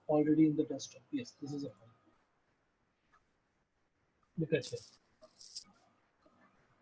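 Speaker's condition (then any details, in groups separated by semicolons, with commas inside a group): No condition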